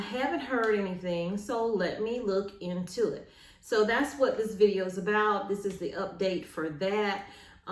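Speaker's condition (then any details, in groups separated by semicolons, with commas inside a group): No condition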